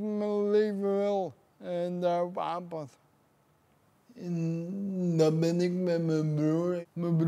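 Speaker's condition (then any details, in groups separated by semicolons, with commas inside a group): Cerebral palsy; some difficulty talking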